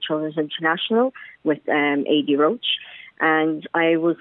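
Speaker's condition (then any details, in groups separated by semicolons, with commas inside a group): Cleft palate; congenital cleft palate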